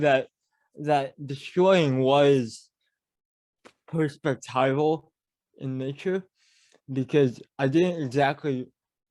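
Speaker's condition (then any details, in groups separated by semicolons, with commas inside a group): Cerebral palsy; mild speech impediment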